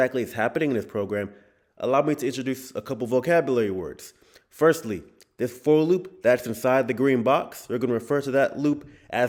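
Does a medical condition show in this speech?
No.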